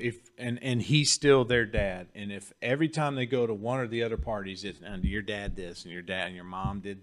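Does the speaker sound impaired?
No.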